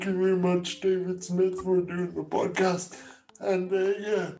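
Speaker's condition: Cerebral palsy; spastic quadriplegic type

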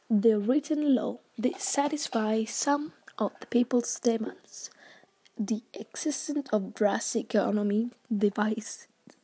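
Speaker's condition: No condition

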